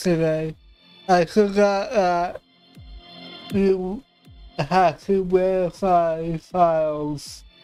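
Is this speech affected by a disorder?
Yes: cerebral palsy; affects voice.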